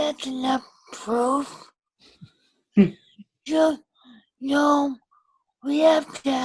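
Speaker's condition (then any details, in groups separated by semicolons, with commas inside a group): Cerebral palsy with ataxia; ataxia, tracheostomy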